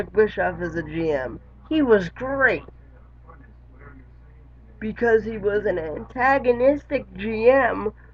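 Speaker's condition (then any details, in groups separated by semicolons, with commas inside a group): Cerebral palsy; lifelong, wheelchair user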